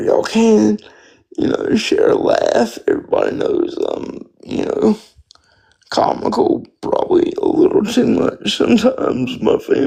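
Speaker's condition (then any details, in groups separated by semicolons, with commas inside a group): Spastic quadriplegic cerebral palsy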